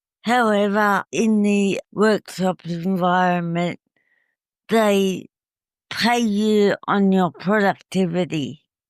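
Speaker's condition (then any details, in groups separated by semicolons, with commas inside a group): Cerebral palsy; uses wheelchair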